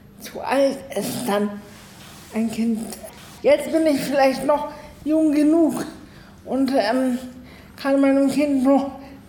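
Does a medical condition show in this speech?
Yes: cerebral palsy; spasticity in both arms and legs, electric wheelchair, 24-hour personal assistance.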